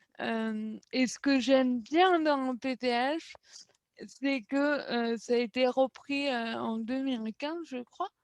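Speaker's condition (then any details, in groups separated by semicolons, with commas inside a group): Cerebral palsy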